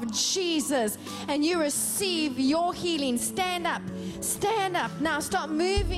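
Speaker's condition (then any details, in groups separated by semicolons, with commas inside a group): No condition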